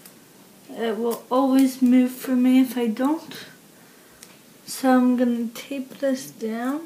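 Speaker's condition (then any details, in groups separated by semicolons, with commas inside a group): Cerebral palsy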